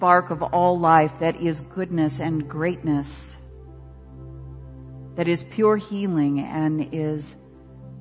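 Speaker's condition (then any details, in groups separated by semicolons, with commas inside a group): No condition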